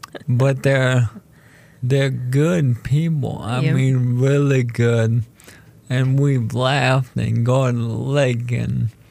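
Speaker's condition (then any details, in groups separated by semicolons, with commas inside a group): ALS; diagnosed almost 4 years ago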